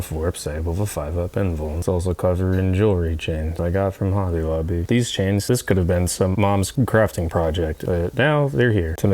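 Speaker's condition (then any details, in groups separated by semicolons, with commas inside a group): No condition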